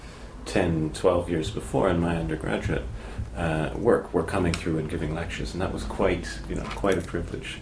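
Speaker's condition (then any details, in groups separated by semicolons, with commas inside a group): No condition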